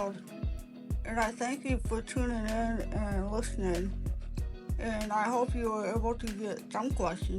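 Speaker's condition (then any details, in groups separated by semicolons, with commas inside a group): Cerebral palsy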